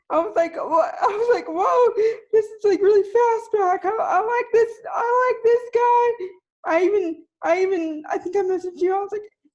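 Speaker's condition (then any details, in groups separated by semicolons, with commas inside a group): Cerebral palsy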